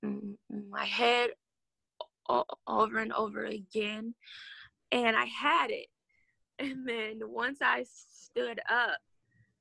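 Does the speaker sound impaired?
Yes: stuttering; long-standing stutter, years of speech therapy, severe stuttering and painful speeches in high school, not cured; two new techniques since The Steve Harvey Show, where Steve Harvey helped her speak fluently; less stuttering when unobserved, with close friends, or arguing, more when upset; here prolonged sounds, blocks.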